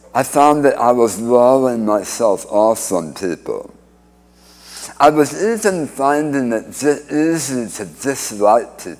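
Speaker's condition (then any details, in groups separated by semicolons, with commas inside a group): Speech impediment after cancer surgery; incurable recurrent cancer in mouth floor and tongue, chemotherapy, radiation, failed immunotherapy at Dana-Farber, antibody drug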